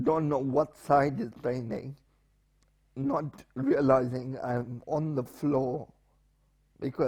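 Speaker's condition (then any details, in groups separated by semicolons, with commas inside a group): Spastic paraplegia with essential tremor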